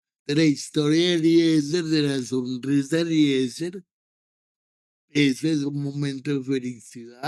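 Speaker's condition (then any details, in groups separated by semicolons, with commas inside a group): Cerebral palsy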